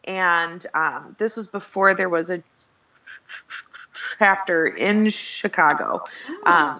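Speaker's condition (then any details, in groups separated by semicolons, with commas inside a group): Stuttering; covert stuttering until about age 30, intensive program at American Institute for Stuttering in New York; 33 years old, mostly open about stuttering, sometimes still slips back into covert stage; stutters openly, including when introducing self, stutters on daughter's name Violet; prolonged sounds, blocks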